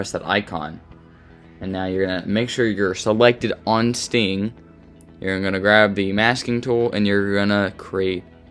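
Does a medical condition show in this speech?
No.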